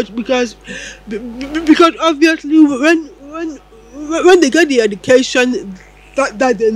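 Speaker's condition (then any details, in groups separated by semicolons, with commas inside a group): Cerebral palsy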